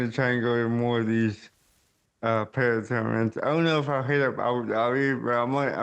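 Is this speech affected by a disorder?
Yes: cerebral palsy; caused by stroke at birth.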